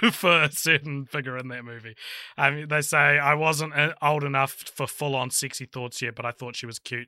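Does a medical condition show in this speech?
No.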